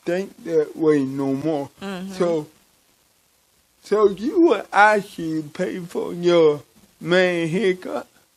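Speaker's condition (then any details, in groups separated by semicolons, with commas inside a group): Cerebral palsy; from birth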